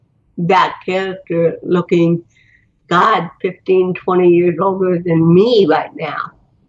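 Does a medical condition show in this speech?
Yes: cerebral palsy; botox.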